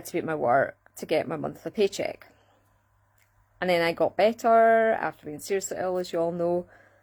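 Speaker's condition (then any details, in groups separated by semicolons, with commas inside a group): No condition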